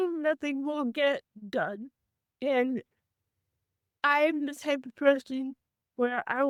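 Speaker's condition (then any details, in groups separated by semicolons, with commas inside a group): Cerebral palsy; had speech therapy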